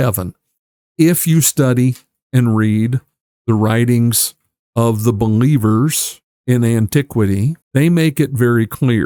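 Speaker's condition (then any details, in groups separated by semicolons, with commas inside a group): No condition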